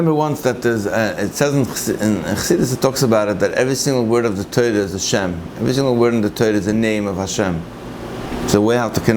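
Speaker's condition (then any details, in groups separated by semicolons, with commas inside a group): No condition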